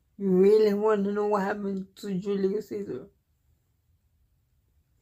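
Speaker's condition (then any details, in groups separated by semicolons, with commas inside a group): Cerebral palsy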